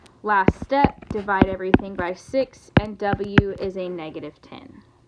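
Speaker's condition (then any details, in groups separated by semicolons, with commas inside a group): No condition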